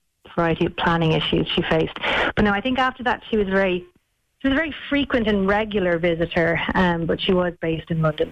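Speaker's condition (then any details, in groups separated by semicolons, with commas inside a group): No condition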